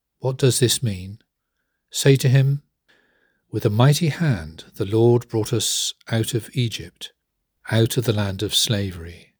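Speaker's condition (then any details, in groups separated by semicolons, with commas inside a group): No condition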